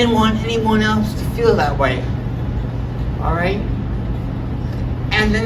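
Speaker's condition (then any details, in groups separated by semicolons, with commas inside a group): Cerebral palsy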